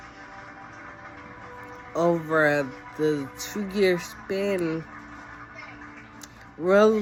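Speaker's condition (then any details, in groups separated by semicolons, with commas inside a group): Cerebellar ataxia; no cure; speech changed, tongue biting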